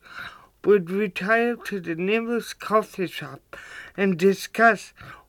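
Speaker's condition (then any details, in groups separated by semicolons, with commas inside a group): Cerebral palsy; cerebral palsy since childhood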